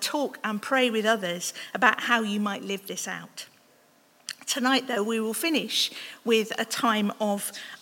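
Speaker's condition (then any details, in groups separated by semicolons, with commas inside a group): No condition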